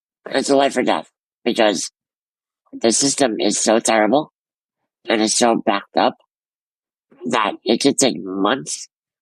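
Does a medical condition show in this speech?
Yes: muscular dystrophy; congenital; uses ventilator, ventilator mask during recording.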